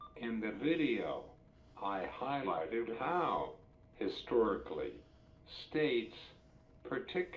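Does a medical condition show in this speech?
Yes: cerebral palsy; uses wheelchair.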